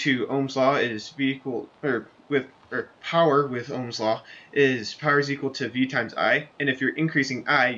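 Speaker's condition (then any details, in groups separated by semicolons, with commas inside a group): No condition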